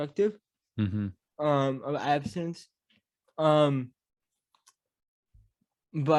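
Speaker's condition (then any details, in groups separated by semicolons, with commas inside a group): Cerebral palsy; mild speech impediment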